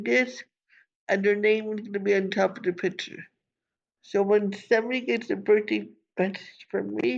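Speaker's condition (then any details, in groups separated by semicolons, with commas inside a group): Cerebral palsy; from birth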